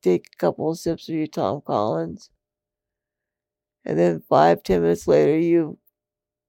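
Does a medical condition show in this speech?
Yes: multiple system atrophy; diagnosed 2015 after six doctors, about four years, lungs and muscles atrophying; brain does not signal breathing, must consciously blink, still talking, expects to lose voice.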